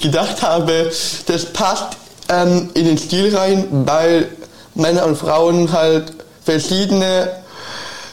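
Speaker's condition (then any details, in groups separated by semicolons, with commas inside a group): Down syndrome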